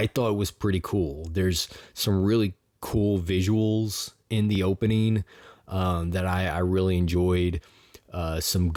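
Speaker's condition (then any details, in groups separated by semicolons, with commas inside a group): No condition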